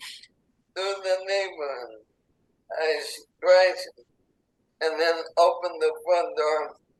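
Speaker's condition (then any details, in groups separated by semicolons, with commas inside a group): ALS; affects legs and lungs; burning in lungs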